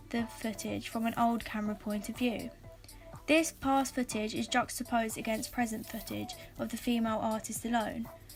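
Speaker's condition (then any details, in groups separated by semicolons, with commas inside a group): No condition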